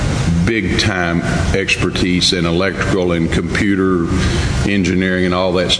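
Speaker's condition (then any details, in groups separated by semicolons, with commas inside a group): No condition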